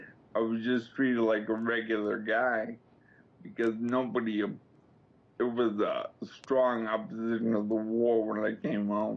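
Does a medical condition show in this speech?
Yes: slurred speech after coma.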